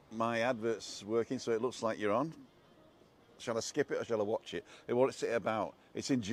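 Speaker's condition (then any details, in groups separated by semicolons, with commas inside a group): No condition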